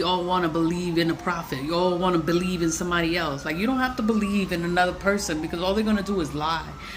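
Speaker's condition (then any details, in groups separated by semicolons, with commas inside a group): No condition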